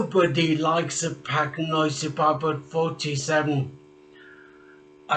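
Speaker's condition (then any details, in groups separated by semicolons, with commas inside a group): Traumatic brain injury; speech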